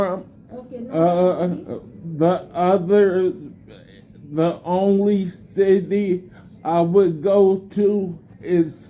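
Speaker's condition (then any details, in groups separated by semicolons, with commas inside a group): Cerebellar degeneration and ataxia; slow speech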